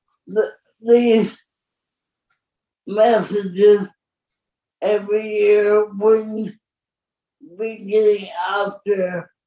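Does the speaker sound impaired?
Yes: cerebral palsy; born very premature.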